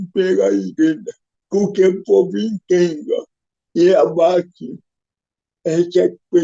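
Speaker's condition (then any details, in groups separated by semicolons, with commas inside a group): Cerebral palsy; physical disability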